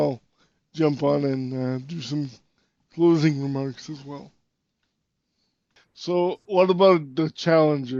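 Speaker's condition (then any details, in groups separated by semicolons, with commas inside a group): Cerebral palsy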